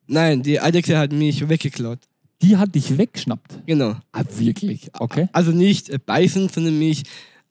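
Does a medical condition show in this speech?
Yes: Down syndrome; congenital.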